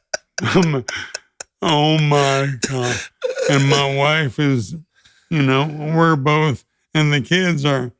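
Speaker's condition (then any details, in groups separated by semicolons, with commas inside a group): ALS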